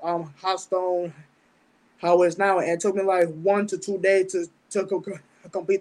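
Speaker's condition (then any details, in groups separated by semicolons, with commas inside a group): Stutter; mild speech impediment since about age 10, autism spectrum, born with intellectual learning disability, hears things oddly; long feared certain words coming out when talking on stage; repeated sounds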